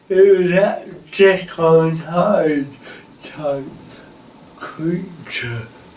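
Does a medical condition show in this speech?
Yes: cerebral palsy.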